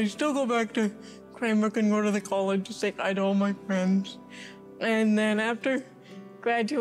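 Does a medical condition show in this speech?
Yes: cerebral palsy; from birth, legs and left arm, leg ligament-lengthening surgery; electric wheelchair, previously walker; some speech affected, childhood speech therapy, newborn breathing help.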